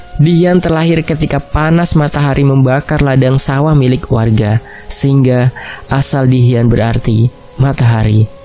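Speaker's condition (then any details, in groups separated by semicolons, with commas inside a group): No condition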